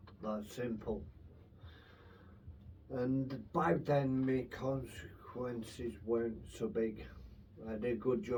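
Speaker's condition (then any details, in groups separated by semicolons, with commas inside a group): Brain infection with surgery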